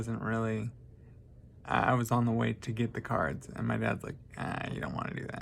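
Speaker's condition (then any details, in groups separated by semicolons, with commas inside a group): Traumatic brain injury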